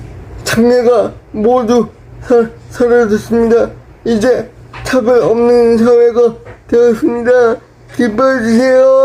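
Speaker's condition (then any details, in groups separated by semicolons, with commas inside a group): Brain lesion disability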